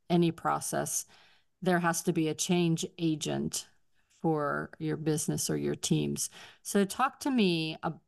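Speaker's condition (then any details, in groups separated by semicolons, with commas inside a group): No condition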